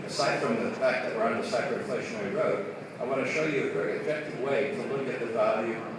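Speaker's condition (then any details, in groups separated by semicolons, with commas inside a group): No condition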